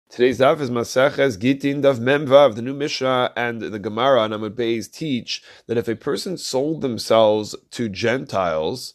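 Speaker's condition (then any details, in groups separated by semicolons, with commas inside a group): No condition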